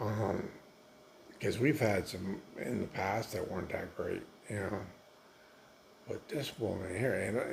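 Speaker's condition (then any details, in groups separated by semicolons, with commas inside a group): Multiple sclerosis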